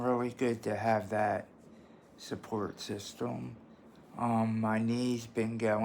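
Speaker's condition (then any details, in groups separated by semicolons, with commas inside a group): Traumatic brain injury; closed head injury from car, cognitive problems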